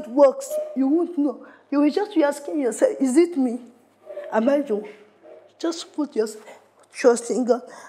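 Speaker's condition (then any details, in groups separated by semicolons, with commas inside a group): Severe cerebral palsy; uses wheelchair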